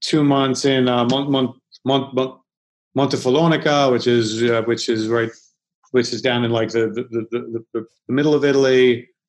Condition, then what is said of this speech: Stuttering. First, the, uh, when you when you first meet you, you're like, you don't know at first, and you're like, oh, he's got a stutter.